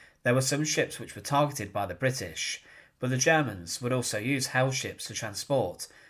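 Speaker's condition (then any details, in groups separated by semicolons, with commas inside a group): No condition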